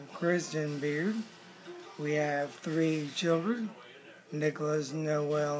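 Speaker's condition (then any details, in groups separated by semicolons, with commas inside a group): ALS; onset right hand and wrist weakness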